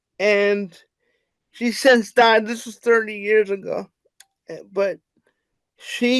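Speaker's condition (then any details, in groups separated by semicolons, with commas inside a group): Cerebral palsy; wheelchair user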